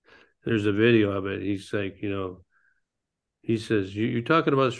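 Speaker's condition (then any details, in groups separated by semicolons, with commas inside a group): Parkinson's disease; ping pong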